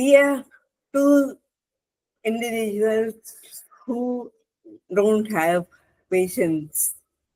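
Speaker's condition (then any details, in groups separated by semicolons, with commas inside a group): Cerebral palsy; spastic left hand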